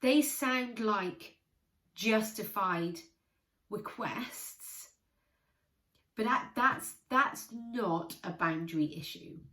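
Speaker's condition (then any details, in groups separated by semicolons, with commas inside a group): No condition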